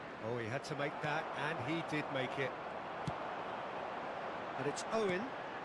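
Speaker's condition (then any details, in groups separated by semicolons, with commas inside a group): No condition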